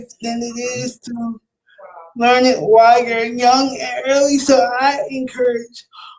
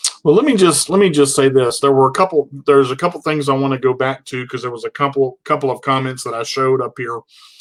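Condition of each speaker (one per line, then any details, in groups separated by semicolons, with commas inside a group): Cerebral palsy; spastic quadriplegic, all four limbs; sometimes cannot control tongue and speech
No condition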